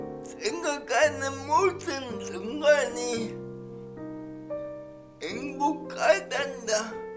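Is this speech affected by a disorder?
Yes: brain lesion disability grade 1, severe.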